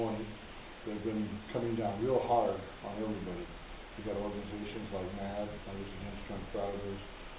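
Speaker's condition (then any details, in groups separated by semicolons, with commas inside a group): No condition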